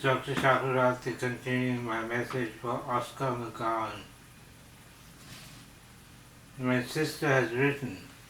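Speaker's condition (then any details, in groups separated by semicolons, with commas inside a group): Slurred speech from poisoning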